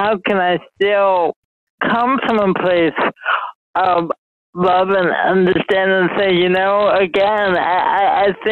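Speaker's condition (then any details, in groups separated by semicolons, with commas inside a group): Mild cerebral palsy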